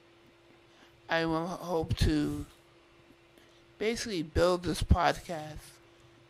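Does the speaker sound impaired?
Yes: Duchenne muscular dystrophy; diagnosed around age 12, muscle disease taking over body, rare in females.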